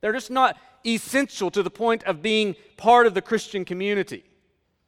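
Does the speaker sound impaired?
No.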